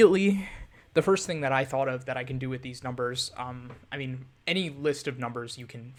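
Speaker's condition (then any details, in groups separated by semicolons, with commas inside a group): No condition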